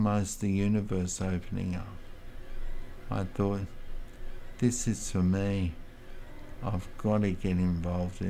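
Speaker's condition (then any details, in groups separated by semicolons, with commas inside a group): Multiple sclerosis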